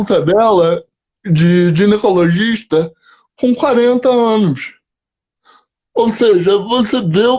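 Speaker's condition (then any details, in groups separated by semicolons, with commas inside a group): Cerebral palsy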